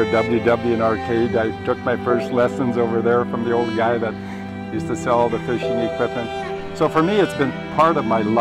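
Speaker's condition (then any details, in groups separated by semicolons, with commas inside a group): No condition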